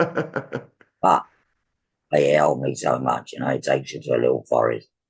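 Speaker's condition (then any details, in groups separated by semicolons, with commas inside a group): Laryngectomy for laryngeal cancer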